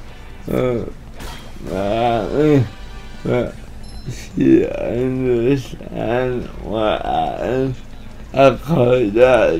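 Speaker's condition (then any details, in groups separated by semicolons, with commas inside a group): Cerebral palsy; atypical speech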